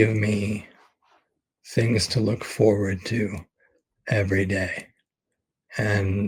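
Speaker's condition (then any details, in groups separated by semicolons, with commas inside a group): ALS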